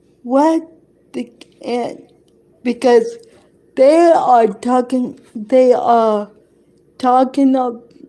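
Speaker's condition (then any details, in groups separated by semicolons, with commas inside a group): Cerebral palsy; affects hand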